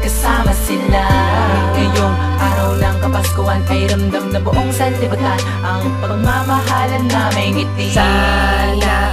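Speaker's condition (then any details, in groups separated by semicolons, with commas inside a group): No condition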